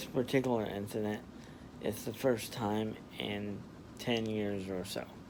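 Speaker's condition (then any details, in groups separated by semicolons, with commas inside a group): Spastic diplegia cerebral palsy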